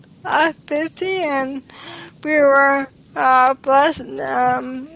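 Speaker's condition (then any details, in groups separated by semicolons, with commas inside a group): ALS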